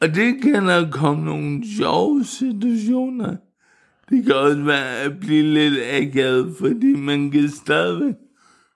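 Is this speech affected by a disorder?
Yes: cerebral palsy; wheelchair user.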